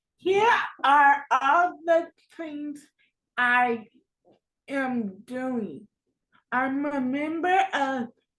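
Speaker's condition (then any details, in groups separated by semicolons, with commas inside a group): Cerebral palsy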